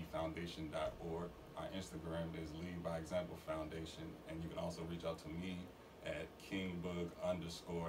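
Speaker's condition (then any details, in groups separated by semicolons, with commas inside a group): No condition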